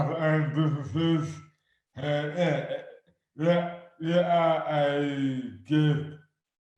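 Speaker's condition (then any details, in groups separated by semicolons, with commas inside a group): Dystonia; affects hands and speech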